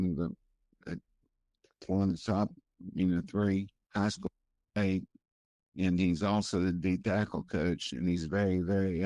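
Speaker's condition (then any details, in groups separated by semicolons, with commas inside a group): Primary progressive multiple sclerosis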